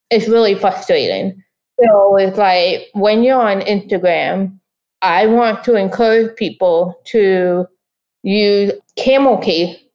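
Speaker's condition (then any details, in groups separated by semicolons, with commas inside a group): Deafness; follows conversation via live ai transcription on tablet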